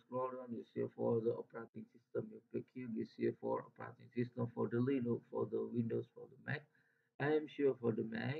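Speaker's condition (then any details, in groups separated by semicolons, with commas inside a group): No condition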